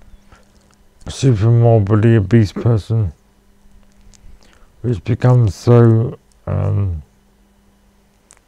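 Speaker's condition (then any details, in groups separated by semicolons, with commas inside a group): Cerebral palsy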